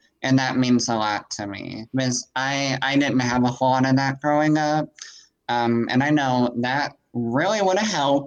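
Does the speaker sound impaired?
Yes: cleft palate; congenital cleft palate.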